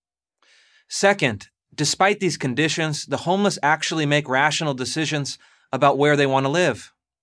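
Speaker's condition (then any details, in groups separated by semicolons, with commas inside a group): No condition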